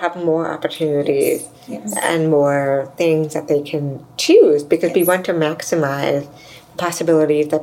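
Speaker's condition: Deafness, severe to profound; implant worse ear 34

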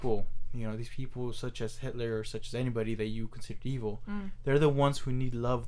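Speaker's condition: No condition

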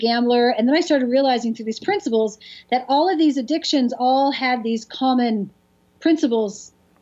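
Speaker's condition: No condition

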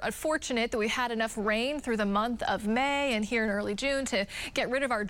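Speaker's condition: No condition

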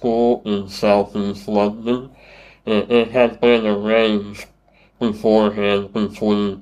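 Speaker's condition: Treacher Collins syndrome; tracheostomy

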